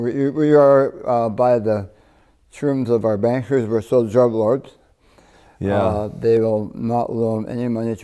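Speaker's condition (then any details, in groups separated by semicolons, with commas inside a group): Tongue cancer, partial glossectomy; distinctive accent, relearned talking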